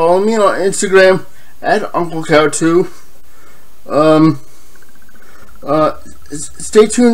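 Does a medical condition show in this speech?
Yes: cerebral palsy, spastic diplegia.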